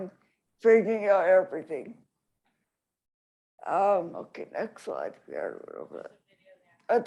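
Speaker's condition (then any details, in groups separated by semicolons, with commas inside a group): Traumatic brain injury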